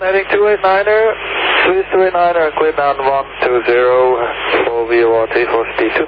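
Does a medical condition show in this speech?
No.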